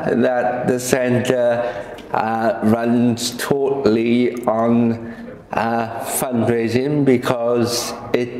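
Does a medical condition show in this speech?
Yes: cerebral palsy; quadriplegic form.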